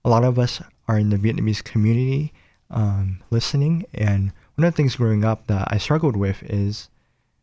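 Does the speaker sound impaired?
Yes: cleft palate; nose and lip.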